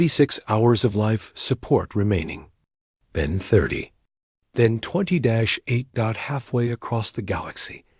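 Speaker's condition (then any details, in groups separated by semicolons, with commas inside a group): No condition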